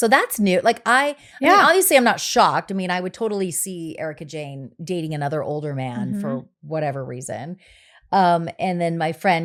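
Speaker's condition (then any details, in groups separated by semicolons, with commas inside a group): No condition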